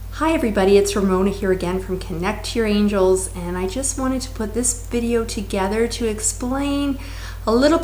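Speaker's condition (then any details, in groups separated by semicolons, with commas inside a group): No condition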